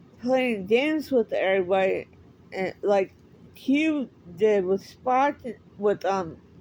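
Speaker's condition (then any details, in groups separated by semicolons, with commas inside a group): Cerebral palsy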